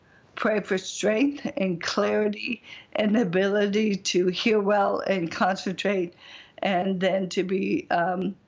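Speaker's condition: Bulbar ALS; bulbar onset ALS, speech, swallow and breathing presentation, expected faster progression, voice expected to go sooner; recently diagnosed, choking first then speech changes, careful eating, breathing difficulty when choking, stamina can wane; lisp, difficulty with articulation, effortful tongue movement, not speaking clearly, ALS impact audible

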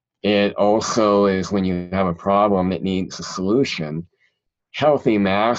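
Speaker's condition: Cleft palate; speech impediment still present

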